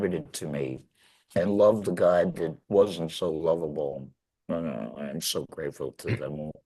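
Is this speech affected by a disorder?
Yes: laryngectomy; 11 years since surgery.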